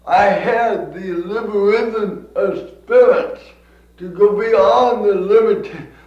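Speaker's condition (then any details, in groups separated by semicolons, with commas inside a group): Cerebral palsy; from birth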